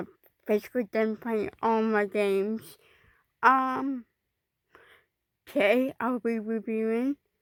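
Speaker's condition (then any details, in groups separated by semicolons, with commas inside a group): Cerebral palsy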